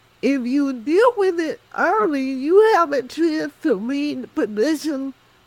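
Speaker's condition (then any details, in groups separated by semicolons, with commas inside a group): Cerebral palsy; speech affected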